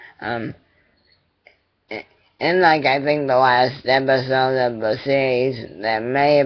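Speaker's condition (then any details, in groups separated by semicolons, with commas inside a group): Cerebral palsy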